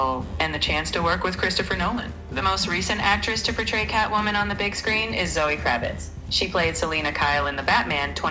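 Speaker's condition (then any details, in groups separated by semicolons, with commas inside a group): No condition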